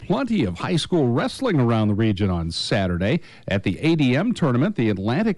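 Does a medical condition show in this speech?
No.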